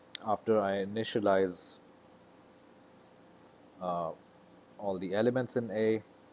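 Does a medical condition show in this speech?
No.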